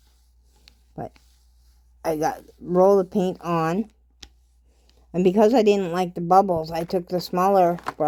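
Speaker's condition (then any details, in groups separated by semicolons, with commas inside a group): Cerebral palsy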